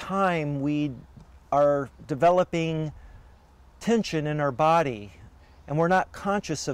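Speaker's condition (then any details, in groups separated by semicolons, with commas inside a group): No condition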